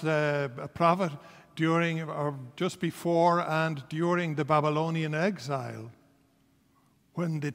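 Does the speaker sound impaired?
No.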